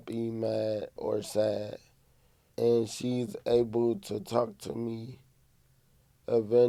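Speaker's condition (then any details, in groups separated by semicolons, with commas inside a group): Cerebral palsy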